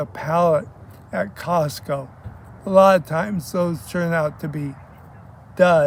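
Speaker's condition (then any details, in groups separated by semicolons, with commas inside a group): ALS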